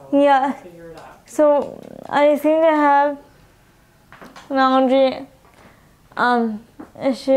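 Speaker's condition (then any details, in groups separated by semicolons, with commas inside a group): Cerebral palsy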